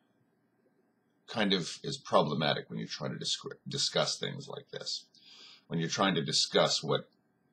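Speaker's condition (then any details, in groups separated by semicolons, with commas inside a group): No condition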